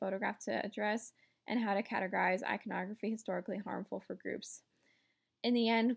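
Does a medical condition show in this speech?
No.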